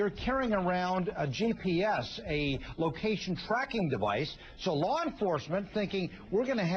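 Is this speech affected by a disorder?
No.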